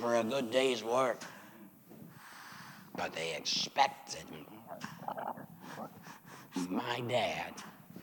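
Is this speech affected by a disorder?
Yes: laryngectomy; chemo and radiation.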